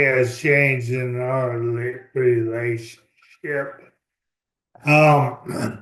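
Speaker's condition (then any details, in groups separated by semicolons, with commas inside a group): ALS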